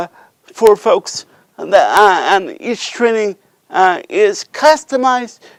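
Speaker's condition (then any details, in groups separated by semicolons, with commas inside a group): Cerebral palsy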